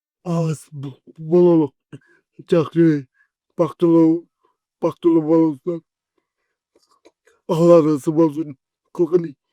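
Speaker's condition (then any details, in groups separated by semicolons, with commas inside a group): Cerebral palsy; 40 years with condition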